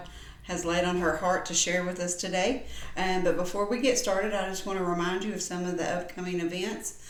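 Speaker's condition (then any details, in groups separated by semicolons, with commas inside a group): No condition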